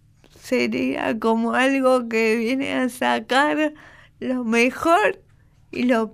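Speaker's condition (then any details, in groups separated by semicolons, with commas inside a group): Cerebral palsy; oxygen deprivation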